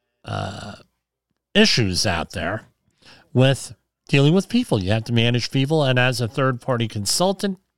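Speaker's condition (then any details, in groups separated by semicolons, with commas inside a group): Cleft lip and palate; implied much improved now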